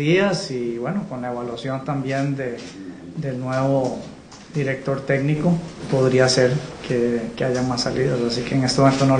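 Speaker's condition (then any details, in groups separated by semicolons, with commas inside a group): No condition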